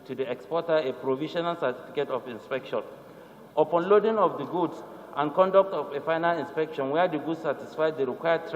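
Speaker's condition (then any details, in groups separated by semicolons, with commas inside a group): No condition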